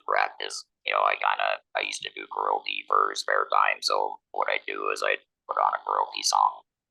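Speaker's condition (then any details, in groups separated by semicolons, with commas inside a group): Laryngectomy, electrolarynx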